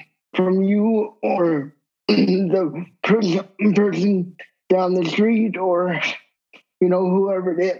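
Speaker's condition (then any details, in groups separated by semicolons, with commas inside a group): Cerebral palsy; wheelchair user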